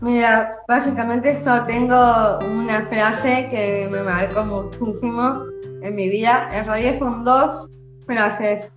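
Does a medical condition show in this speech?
Yes: Down syndrome; from birth.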